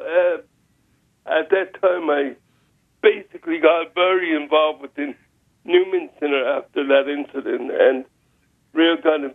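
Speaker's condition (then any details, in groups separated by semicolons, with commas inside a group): Spastic cerebral palsy; lifelong wheelchair use, now power chair for mobility; finger spasticity makes rosary beads hard to use, uses scripture rosary instead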